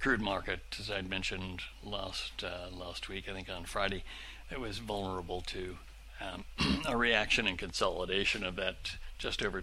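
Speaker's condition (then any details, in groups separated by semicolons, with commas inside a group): No condition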